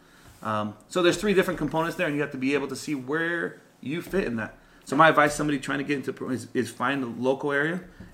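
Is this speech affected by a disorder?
No.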